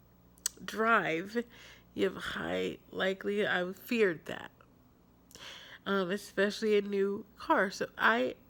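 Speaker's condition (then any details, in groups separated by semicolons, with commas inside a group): Cerebral palsy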